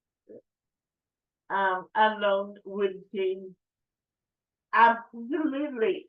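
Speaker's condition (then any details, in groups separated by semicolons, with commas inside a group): Cerebral palsy; affects speech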